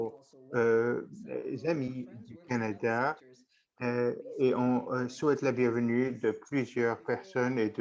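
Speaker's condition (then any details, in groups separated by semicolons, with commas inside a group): No condition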